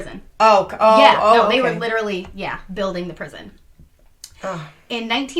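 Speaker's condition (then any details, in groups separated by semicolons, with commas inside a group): No condition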